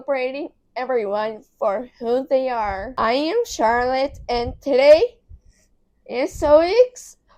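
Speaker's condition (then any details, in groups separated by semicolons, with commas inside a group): Cerebral palsy; affects muscles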